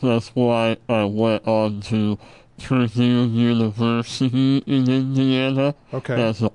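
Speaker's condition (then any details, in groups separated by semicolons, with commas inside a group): Treacher Collins syndrome; about 30 surgeries reconstructing whole facial skeleton, bone conduction hearing aids, hears through bones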